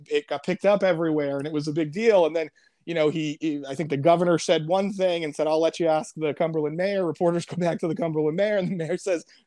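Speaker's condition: No condition

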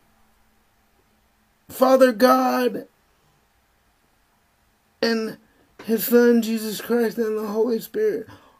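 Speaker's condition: Spastic cerebral palsy; uses wheelchair

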